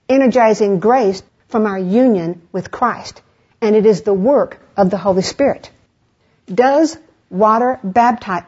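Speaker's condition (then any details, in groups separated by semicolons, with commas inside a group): No condition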